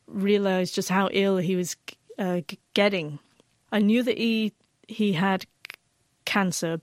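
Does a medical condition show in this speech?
Yes: stammer; stammer since early childhood, neurological brain function, not nervousness or psychological; adult, works for 50 Million Voices stammering charity; hid stammer for years by withdrawing, speaking little, feared phone, typing gave artificial fluency; here repeated words, prolonged sounds.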